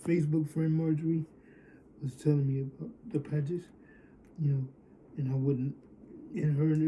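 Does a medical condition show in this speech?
Yes: cerebral palsy; about 10 days using X39 patches; speaking possibly affected.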